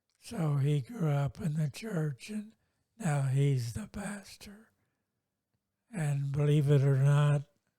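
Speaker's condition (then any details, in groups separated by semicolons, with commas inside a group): Multiple sclerosis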